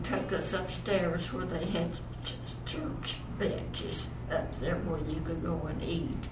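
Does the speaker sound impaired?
Yes: Parkinson's; long-standing, onset many years earlier; swallowing affected, low volume, mumbling.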